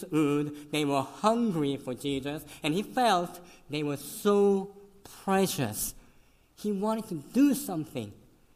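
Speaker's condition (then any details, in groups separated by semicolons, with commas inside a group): Cleft lip and palate, severe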